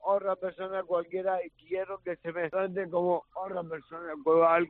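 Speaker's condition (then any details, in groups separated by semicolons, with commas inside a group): Cerebral palsy; early intervention from infancy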